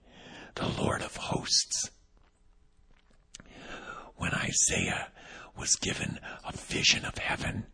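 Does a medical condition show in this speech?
Yes: vocal cord paralysis, unilateral.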